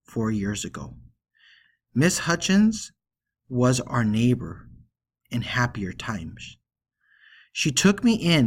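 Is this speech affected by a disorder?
No.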